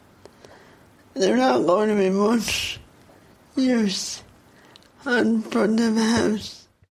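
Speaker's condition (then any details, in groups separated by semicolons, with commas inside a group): Cerebral palsy; poorly controlled voice, long words take breath, often not understood, thought drunk on phone, hard to hear in crowds, tiring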